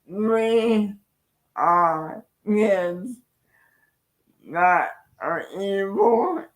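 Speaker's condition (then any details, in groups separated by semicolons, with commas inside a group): Cerebral palsy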